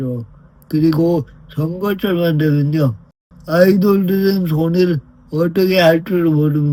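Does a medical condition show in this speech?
Yes: brain lesion disability.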